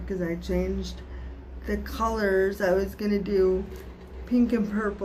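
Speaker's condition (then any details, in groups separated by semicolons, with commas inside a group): Cerebral palsy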